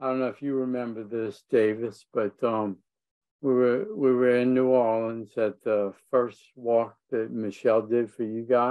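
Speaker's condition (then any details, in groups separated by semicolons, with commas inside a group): Parkinson's disease; deep brain stimulation implant; DBS over 6 years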